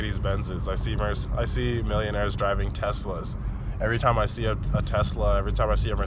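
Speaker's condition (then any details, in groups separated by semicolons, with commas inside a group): No condition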